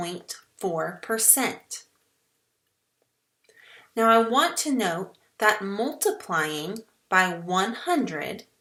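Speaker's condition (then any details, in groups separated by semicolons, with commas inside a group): No condition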